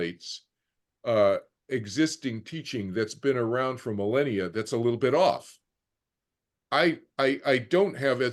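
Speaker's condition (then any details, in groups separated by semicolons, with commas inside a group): No condition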